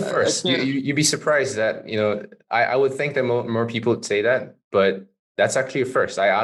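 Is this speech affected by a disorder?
No.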